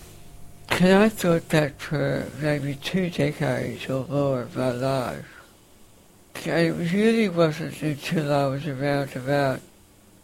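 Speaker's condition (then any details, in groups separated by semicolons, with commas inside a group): Facioscapulohumeral muscular dystrophy, facioscapulohumeral (FSHD)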